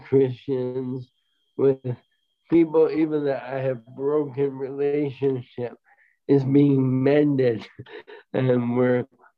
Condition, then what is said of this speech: ALS (motor neuron disease). Last fall, I got news about why my voice was deteriorating, and that is I have bulbar onset ALS.